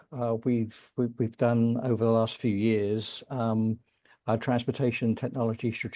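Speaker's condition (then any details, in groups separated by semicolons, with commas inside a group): No condition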